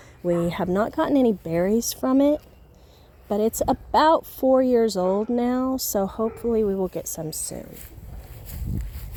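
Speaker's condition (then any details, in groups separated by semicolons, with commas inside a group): No condition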